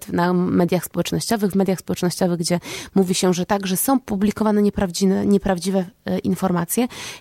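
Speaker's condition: No condition

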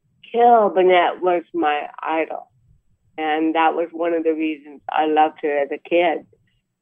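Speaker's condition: Cerebral palsy; about 63 years old

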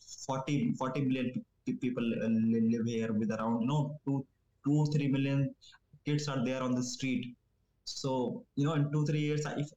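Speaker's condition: Stammering; began around age 10, linked to violent abusive father and childhood stress, considered not curable; no speech therapy or techniques, improving with more talking; used to stammer more in English than Hindi, few stutters in interview, stutter rarely noticeable; repeated words, prolonged sounds

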